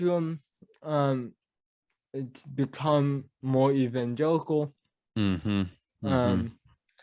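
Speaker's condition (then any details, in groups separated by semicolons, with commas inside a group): Cerebral palsy; mild speech impediment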